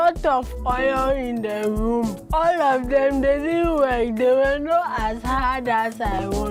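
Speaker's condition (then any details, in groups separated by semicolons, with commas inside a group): Cerebral palsy; from birth; present for 24 years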